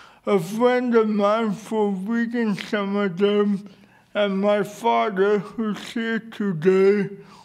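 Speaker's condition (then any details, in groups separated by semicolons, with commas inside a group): Cerebral palsy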